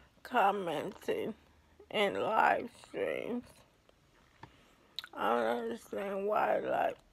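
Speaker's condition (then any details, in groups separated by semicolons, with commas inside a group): ALS; affects hands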